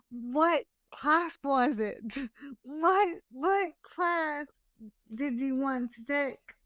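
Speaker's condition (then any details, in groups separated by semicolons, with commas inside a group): Cerebral palsy; hemiplegic, one side affected, birth asphyxia and stroke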